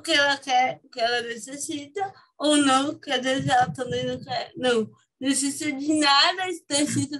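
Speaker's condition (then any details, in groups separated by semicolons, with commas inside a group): Cerebral palsy; from birth, motor sequelae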